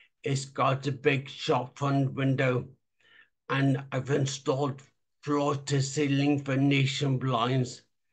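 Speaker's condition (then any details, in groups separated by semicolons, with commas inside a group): Traumatic brain injury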